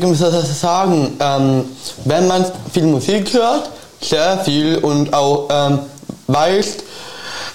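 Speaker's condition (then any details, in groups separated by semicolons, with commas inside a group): Down syndrome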